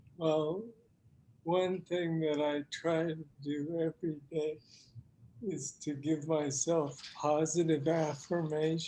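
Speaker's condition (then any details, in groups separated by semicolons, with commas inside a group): Parkinson's disease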